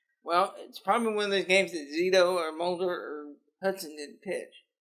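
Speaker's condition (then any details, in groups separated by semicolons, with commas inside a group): Cerebral palsy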